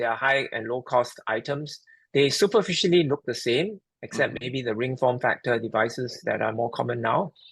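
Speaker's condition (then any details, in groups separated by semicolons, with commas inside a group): No condition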